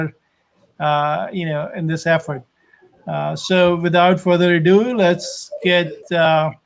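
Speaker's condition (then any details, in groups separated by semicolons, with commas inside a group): No condition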